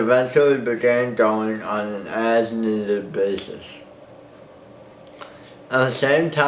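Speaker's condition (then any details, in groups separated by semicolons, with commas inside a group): Cerebral palsy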